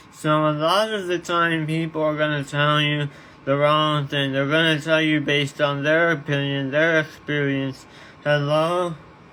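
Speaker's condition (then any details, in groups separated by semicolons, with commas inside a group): Tongue cancer surgery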